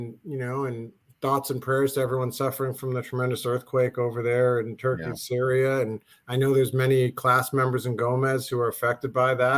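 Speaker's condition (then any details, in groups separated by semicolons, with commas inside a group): No condition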